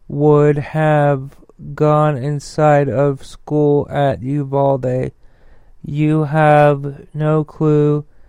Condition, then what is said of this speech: Stuttering. I know that you have a stutter.